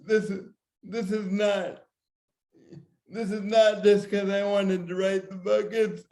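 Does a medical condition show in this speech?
Yes: severe cerebral palsy; speech problems predicted.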